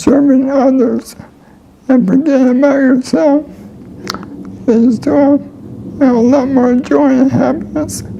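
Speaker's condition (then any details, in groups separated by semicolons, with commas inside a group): ALS; voice and lungs affected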